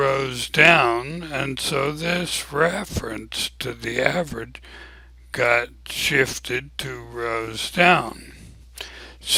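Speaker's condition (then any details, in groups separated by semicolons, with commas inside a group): ALS; abnormally slow voice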